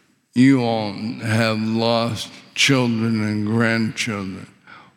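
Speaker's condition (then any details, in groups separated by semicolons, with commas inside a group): ALS; very little physical function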